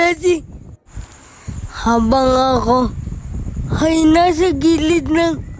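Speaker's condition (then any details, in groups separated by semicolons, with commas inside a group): Cerebral palsy; affects hands, cannot write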